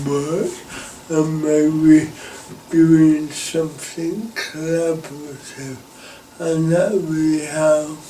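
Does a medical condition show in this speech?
Yes: cerebral palsy.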